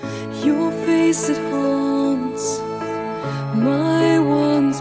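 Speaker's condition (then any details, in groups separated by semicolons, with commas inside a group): No condition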